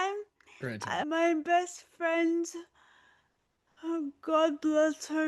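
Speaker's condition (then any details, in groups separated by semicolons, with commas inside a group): Autoimmune disease, spinal cord injury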